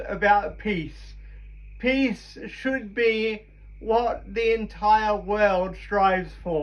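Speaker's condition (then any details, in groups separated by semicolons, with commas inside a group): Cerebral palsy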